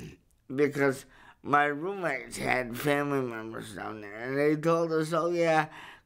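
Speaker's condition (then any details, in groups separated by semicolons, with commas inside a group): Cerebral palsy; verbal, able to speak up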